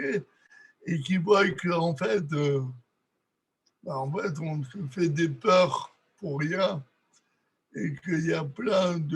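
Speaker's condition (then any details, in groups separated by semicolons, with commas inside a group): Cerebral palsy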